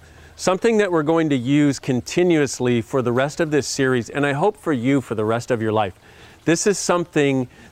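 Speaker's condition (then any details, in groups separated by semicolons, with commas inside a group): No condition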